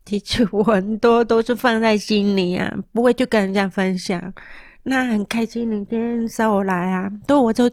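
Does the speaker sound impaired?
Yes: moderate-to-severe hearing loss; wears hearing aids, car accident with seven days bedridden, rehabilitation to dance again; hearing aid taken off during recording and held to microphone, then only sees lips moving.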